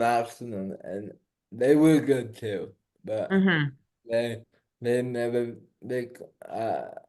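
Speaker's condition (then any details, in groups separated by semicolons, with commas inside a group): Cerebral palsy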